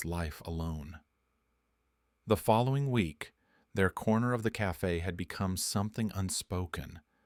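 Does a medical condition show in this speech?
No.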